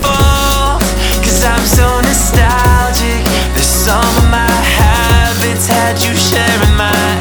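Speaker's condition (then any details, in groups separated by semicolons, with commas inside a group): No condition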